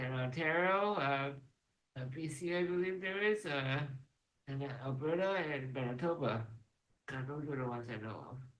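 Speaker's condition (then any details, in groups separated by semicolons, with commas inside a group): Duchenne muscular dystrophy; hereditary, spinal fusion with rod, tilt-recline wheelchair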